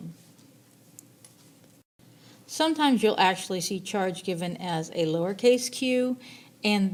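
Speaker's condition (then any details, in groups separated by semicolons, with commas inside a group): No condition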